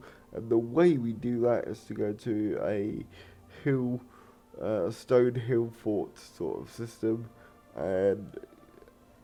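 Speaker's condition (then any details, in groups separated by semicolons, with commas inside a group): Cerebral palsy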